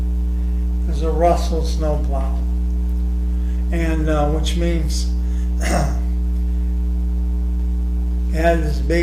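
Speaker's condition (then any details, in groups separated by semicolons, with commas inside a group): ALS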